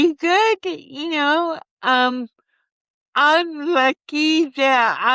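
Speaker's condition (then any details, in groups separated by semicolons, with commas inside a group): Cerebral palsy; from birth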